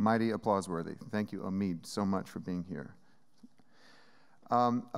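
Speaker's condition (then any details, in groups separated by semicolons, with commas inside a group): No condition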